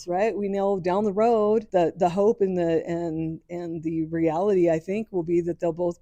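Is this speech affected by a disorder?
No.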